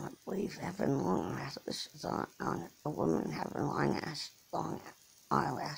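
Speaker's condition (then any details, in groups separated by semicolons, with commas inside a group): Cerebral palsy; from birth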